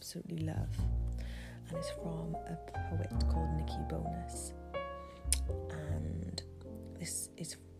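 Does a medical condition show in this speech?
No.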